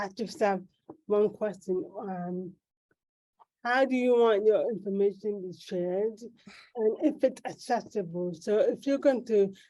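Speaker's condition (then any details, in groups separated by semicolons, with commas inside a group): Cerebral palsy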